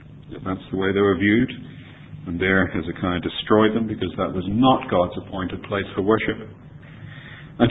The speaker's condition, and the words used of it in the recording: None; typical speech.